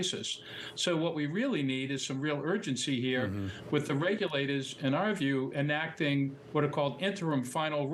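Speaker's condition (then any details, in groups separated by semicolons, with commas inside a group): No condition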